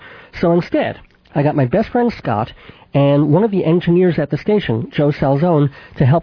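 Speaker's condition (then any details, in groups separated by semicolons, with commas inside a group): Cleft palate with lisp, mild; congenital cleft palate and cleft lip, could not nurse, infant operations, braces 10 years, therapy with Mrs. Adler; age 39, about 39 years since infant operations; mild residual lisp, sibilant s, voice not especially nasal, childhood consonants formed via sinuses, back of throat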